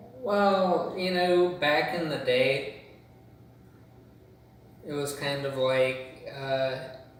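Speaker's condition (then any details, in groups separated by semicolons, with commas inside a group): Cerebral palsy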